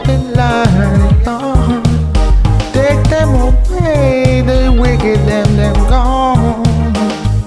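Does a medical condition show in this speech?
No.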